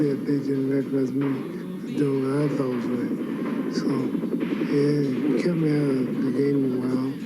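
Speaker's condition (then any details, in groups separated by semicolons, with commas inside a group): Parkinson's syndrome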